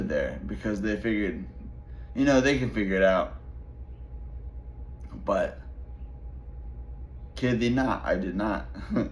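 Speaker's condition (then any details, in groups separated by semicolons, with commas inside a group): Traumatic brain injury; 20-foot fall, surgery; after months of rehabilitation; relearned talking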